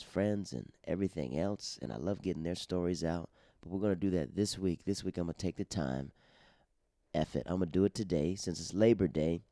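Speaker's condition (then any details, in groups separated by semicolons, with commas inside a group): No condition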